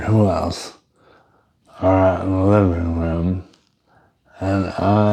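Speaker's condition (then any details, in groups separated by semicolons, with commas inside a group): Brain injury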